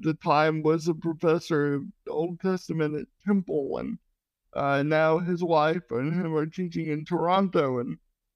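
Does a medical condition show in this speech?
Yes: cerebral palsy.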